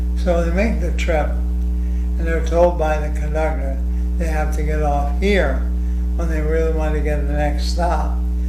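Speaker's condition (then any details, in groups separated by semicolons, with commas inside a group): ALS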